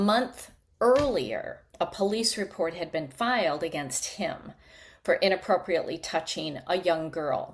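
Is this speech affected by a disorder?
No.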